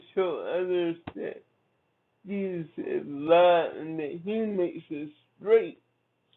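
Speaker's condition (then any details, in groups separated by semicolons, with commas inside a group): Cerebral palsy; from birth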